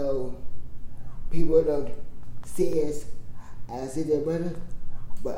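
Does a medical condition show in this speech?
Yes: cerebral palsy; congenital.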